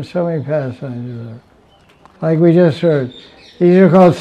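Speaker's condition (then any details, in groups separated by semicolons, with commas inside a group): Deafness; finds sound way too loud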